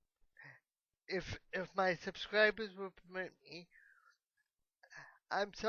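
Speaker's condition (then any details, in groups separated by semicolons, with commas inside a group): Cerebral palsy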